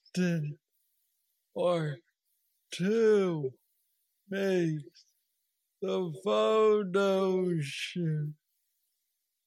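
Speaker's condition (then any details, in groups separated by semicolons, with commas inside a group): Parkinson's disease; still progressing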